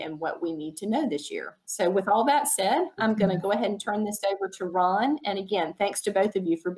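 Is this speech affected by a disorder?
No.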